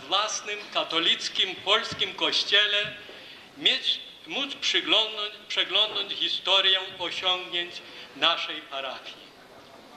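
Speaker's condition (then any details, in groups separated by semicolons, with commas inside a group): No condition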